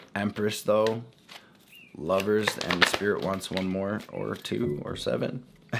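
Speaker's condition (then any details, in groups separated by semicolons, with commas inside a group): No condition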